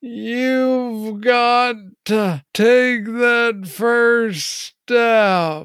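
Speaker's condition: Parkinson's disease, young onset

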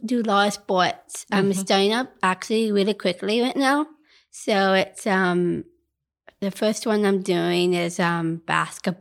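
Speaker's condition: Down syndrome; adult woman

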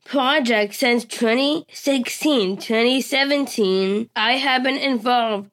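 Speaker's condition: Down syndrome; trisomy 21, three copies of chromosome 21, present from birth, pediatrician suspected after birth, not found prenatally

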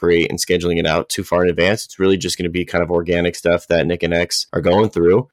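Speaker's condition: No condition

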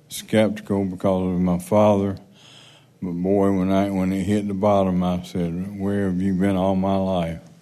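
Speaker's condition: Parkinson's

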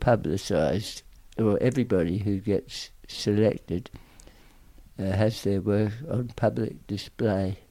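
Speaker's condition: Tongue cancer, aggressive; speech and swallowing problems persist to a certain extent

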